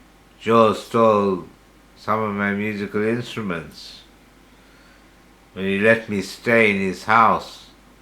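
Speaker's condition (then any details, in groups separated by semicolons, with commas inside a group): Slurred speech from poisoning; hypersalivation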